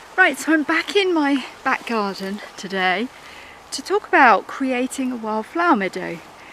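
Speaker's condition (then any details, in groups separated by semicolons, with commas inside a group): No condition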